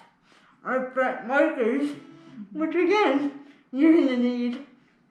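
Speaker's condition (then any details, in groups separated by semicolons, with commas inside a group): Spastic cerebral palsy; uses wheelchair; can speak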